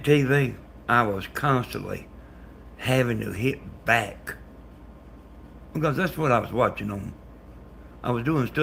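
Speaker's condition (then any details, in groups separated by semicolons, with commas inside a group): Brain bleed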